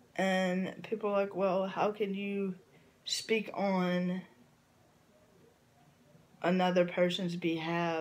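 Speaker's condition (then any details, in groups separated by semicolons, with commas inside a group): Cerebral palsy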